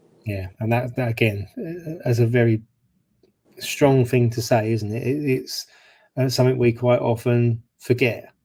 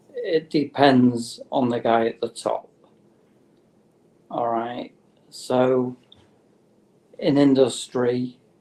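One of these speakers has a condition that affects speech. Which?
The second: motor neurone disease; terminal, no cure; diagnosed within last two years, early stage.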